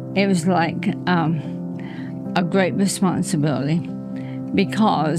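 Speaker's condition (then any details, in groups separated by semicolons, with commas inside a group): ALS; voice problems, cannot sing, lacks energy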